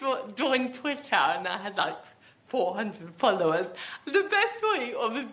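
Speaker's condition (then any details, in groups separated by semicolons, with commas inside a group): Athetoid cerebral palsy; with myotonia and ataxia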